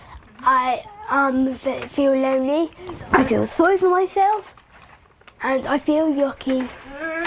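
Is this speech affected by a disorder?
Yes: cerebral palsy; premature birth, mainly legs, balance problems, leg stiffness; cannot walk unaided, physiotherapy, awaiting selective dorsal rhizotomy.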